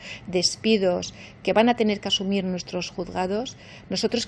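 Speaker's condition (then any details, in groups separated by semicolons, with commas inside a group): No condition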